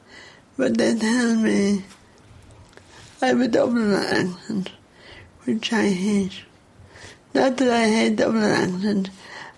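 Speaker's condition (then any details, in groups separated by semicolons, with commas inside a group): Cerebral palsy; disliked childhood speech therapy over 20 years ago; not wanting speech therapy now; poorly controlled voice, long words take breath, often not understood, thought drunk on phone, hard to hear in crowds, tiring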